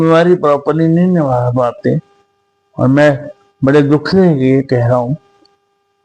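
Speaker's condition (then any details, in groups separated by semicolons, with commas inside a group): Cerebral palsy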